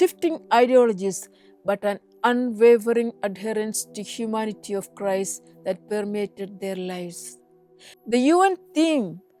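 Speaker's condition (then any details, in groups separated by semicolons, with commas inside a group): No condition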